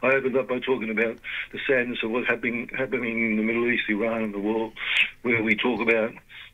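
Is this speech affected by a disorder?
Yes: Parkinson's disease; diagnosed 2019, led to retirement.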